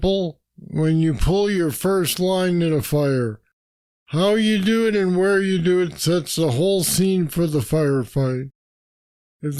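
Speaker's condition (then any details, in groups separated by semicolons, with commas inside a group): Parkinson's disease; deep brain stimulators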